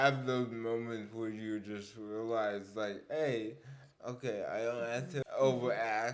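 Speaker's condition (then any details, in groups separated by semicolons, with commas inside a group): Cerebral palsy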